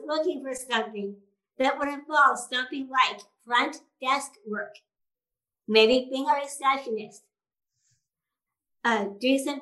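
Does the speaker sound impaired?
Yes: Down syndrome.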